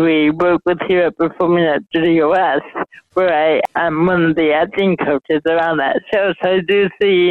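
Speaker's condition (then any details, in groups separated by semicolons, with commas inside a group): Mild cerebral palsy; speech affected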